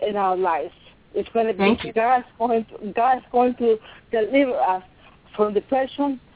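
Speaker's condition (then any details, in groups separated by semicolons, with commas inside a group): Cerebral palsy; from birth, affects movement, about 53 years since onset; quiet voice, limited loudness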